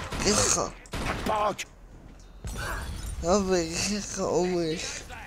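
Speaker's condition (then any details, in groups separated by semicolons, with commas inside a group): Cerebral palsy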